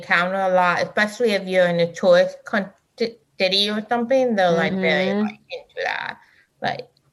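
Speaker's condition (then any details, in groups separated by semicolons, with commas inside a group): Deaf; raises voice without hearing aid, cannot hear own voice, goes by feel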